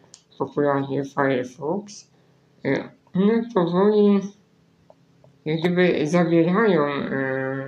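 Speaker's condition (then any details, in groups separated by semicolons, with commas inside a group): Spinal muscular atrophy; right-click via two keys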